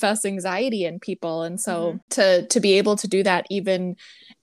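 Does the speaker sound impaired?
No.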